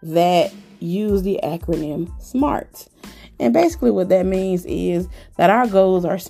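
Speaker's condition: No condition

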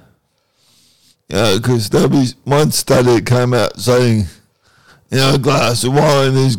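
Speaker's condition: Cerebral palsy

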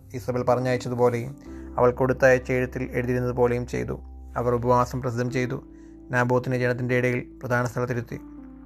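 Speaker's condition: No condition

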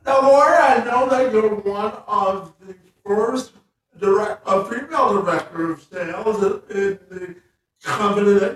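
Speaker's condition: Spastic quadriplegia cerebral palsy; from birth

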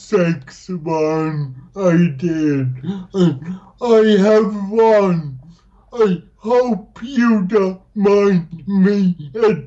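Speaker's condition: Dysarthria; much improved through stand-up comedy, once barely intelligible, now occasionally not understood

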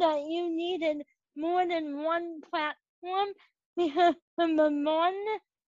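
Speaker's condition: Cerebral palsy; present from birth; age 21

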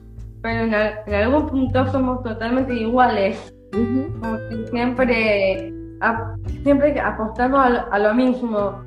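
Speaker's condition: Down syndrome; from birth

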